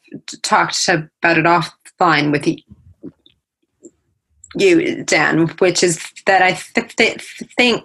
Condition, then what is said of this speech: Stuttering. Since I don't switch words as often as a lot of people that stammer do, but there is still the temptation to do so.